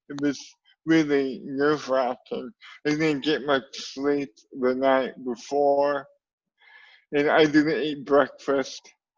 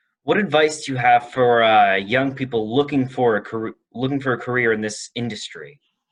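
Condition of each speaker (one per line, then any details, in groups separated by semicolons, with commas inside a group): Cerebral palsy; cannot speak quickly and be understood, speaks slowly, deliberately
No condition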